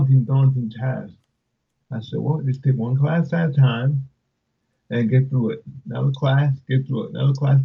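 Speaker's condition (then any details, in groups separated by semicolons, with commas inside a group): Cerebral palsy; affects speech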